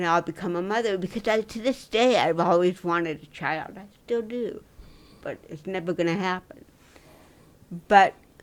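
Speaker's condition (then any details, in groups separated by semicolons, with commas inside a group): Cerebral palsy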